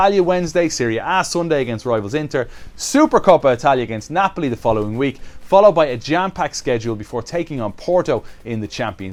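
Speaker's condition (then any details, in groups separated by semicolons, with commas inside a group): No condition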